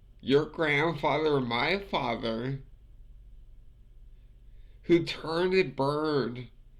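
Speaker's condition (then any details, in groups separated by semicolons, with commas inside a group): Multiple sclerosis; affects fingers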